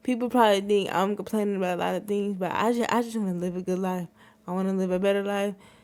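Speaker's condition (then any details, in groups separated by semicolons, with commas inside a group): Cerebral palsy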